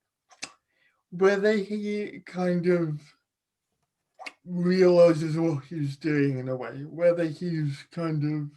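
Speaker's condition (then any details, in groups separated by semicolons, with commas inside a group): Cerebral palsy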